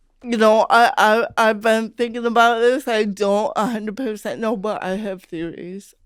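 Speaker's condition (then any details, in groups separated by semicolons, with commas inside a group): Cerebral palsy; speech sounds unusual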